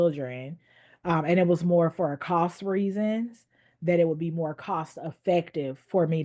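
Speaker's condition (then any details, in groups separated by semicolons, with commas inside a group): No condition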